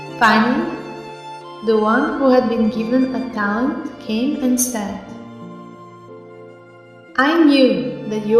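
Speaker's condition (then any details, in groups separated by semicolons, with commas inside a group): No condition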